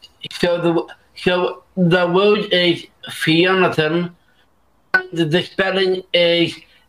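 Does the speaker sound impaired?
Yes: Down syndrome.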